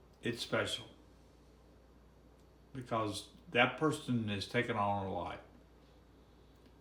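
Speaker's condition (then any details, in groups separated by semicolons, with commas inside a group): ALS, severe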